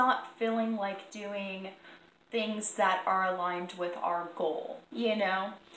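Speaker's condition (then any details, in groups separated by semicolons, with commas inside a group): No condition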